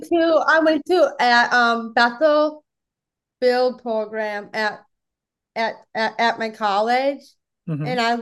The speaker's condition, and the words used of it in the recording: Down syndrome. Uh, hopefully you can understand her.